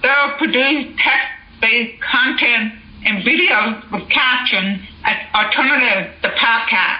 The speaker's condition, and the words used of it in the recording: Deafness. Voice search does not like my voice.